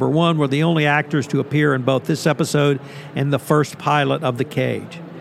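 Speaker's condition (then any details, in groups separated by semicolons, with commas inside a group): No condition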